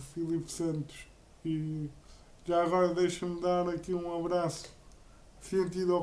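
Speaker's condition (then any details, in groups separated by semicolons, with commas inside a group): Cerebral palsy; uses a wheelchair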